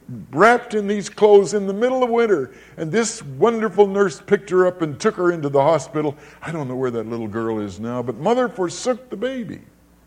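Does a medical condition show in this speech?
No.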